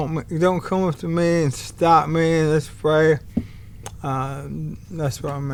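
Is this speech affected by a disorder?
Yes: ALS; bulbar-upper onset, tongue.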